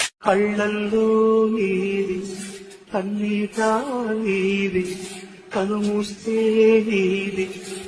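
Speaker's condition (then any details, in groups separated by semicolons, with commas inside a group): No condition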